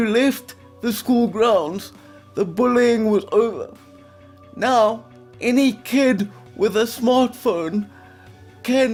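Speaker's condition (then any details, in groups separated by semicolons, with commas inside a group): Quadriplegic cerebral palsy, severe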